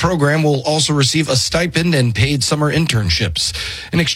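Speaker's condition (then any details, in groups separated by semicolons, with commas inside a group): No condition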